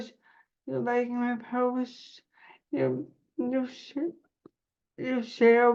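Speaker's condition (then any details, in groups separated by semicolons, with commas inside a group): Cerebral palsy; spasticity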